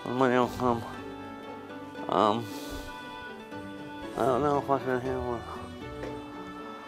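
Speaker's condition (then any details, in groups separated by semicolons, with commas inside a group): Parkinson's disease; four or five timed Parkinson's medications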